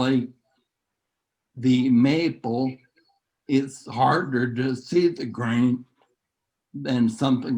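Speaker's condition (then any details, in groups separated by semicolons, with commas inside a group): Neurological disease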